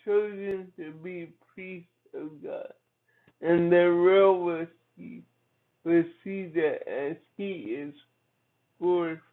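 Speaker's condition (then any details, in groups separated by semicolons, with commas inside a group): Cerebral palsy; from birth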